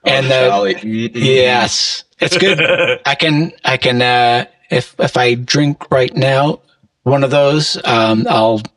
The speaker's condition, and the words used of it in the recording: Aphasia. Because I can't speak well sometimes, and